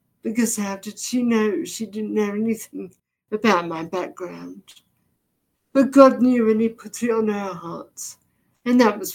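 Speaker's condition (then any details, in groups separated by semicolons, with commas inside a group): Deafness, severe; progressive, brain misinterprets sounds and speech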